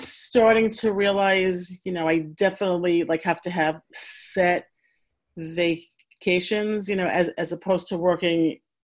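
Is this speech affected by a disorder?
Yes: stuttering; person who stutters, personal experience of stuttering, involved in support groups for adults who stutter; earlier felt speech not fluent enough to specialize in stuttering therapy; here prolonged sounds, blocks.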